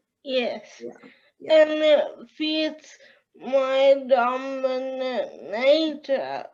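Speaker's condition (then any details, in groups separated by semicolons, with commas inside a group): Cerebral palsy; powerchair user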